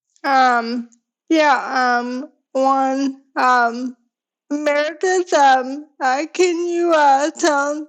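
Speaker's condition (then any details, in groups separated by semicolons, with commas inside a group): ALS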